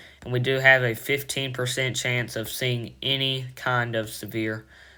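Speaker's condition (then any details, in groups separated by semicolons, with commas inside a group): No condition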